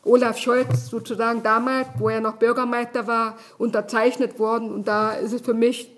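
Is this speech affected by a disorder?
Yes: deafness; German sign language, Ava app on iPhone for captions, interpreters or communication assistant in groups; can speak aloud, salesman doubted deafness because of speaking.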